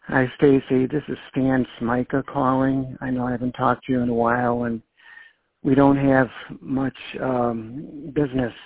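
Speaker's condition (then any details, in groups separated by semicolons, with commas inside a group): No condition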